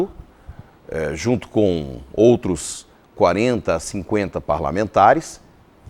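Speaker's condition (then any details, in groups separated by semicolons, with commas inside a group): No condition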